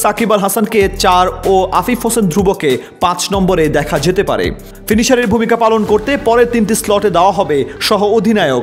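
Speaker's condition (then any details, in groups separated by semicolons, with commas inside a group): No condition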